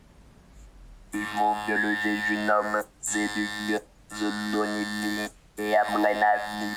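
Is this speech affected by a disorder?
Yes: total pharyngolaryngectomy; no natural voice, cannot shout or laugh, phone understood only by family, caregivers, lost in noise.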